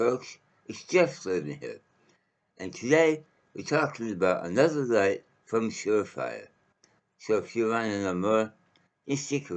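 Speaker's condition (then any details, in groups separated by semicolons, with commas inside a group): Mouth cancer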